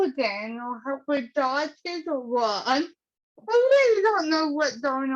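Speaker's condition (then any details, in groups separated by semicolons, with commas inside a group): Cerebral palsy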